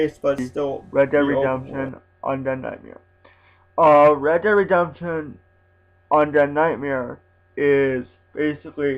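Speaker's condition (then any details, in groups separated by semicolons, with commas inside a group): Spastic quadriplegic cerebral palsy; spastic quadriplegic, all four limbs, premature birth, contractures; some difficulty speaking, no swallowing or drooling problems, no speech therapy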